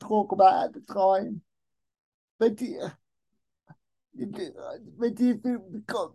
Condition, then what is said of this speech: Cerebral palsy. Because obviously when I get nervous because of my speech, sometimes I can get a bit rambly.